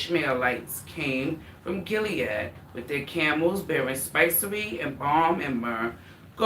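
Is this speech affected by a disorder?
No.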